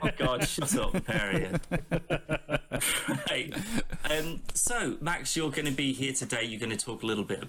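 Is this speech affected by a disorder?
No.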